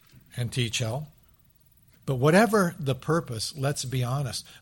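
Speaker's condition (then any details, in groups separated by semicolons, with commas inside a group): No condition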